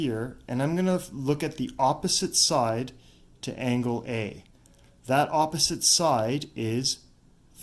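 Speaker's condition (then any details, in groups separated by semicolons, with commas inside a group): No condition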